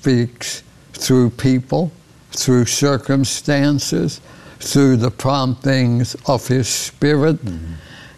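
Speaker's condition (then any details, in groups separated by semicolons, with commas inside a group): ALS; beyond 11 years now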